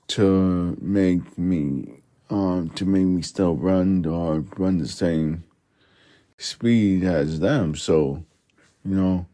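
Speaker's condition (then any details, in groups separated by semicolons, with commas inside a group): Multiple sclerosis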